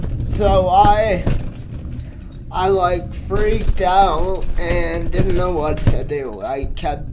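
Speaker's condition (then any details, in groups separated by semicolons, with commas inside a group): Multiple sclerosis; affects hands and left arm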